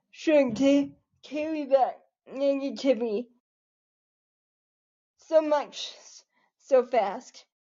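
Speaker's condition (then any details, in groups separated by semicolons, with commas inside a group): Cerebral palsy quadriplegia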